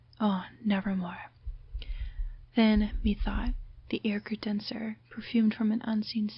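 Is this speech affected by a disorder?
No.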